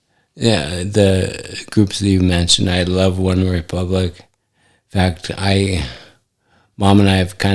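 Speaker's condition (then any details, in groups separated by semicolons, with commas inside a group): ALS; affects hand function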